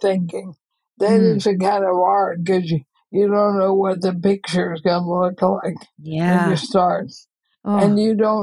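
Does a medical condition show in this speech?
Yes: ALS; neurodegenerative disease affecting the muscles, estimated little over a year to live; gets out of breath easily, gasping while speaking.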